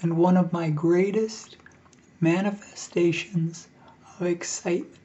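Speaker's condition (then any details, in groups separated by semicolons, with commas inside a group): ALS; breathing increasingly difficult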